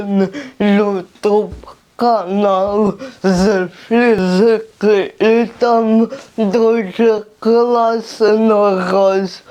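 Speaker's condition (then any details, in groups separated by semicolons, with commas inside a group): Cerebral palsy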